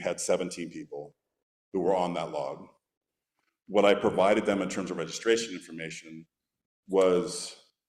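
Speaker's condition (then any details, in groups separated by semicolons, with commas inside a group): No condition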